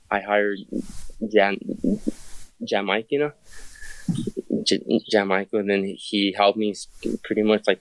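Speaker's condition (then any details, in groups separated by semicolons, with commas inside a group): Stutter; stutter since childhood, always a problem growing up; repeated sounds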